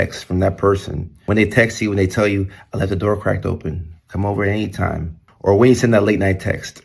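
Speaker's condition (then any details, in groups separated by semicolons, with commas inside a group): No condition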